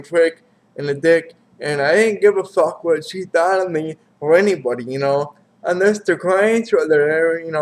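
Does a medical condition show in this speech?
Yes: cerebral palsy.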